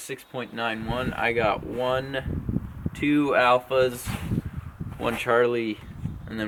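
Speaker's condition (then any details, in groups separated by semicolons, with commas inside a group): No condition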